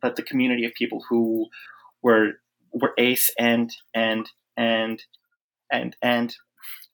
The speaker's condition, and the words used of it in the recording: Stuttering. And that's because I'm a second generation Filipino-Canadian immigrant, and I stutter.